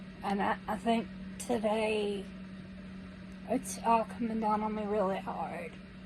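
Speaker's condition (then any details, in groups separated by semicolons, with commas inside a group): Cerebral palsy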